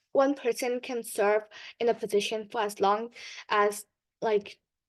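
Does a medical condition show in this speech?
No.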